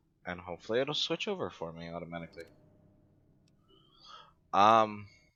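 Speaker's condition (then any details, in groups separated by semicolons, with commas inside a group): No condition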